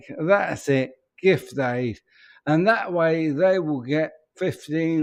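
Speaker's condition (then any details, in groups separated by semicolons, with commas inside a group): ALS; affects emotions, speech, right hand; voice may sound peculiar, speech much worse over two years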